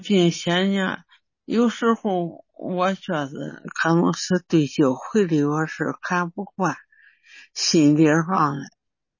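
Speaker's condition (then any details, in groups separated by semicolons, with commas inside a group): Brain hemorrhage; two brain hemorrhages; speech still not fluent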